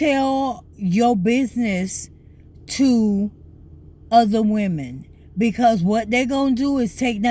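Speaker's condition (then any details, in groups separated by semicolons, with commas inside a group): ALS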